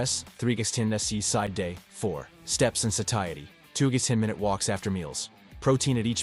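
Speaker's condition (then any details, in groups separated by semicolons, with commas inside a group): No condition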